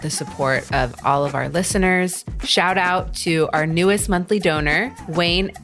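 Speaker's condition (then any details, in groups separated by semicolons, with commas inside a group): No condition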